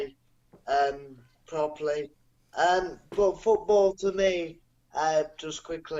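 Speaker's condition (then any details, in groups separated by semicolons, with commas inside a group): Cerebral palsy; non-progressive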